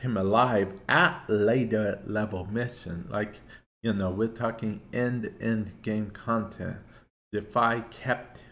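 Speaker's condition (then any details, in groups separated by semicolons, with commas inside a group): Cerebral palsy; affects speech to an extent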